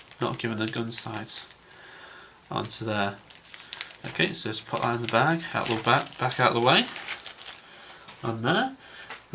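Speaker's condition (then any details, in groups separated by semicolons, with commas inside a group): No condition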